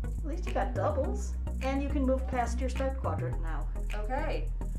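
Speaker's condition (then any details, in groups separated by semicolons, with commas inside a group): No condition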